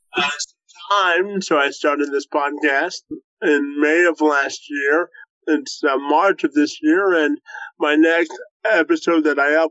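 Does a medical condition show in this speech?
Yes: cerebral palsy, spastic quadriplegia.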